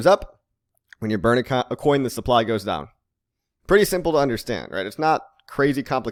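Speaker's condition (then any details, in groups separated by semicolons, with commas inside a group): No condition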